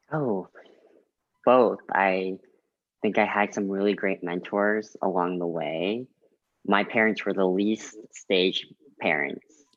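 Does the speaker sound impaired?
Yes: cleft lip and palate.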